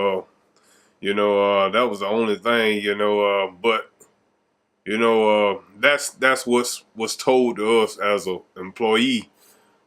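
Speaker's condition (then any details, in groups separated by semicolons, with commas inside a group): No condition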